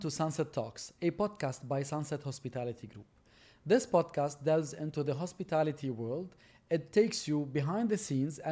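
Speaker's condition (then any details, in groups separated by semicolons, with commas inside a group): No condition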